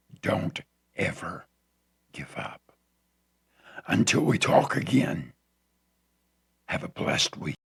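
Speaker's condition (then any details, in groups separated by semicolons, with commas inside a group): Throat cancer; tracheostomy tube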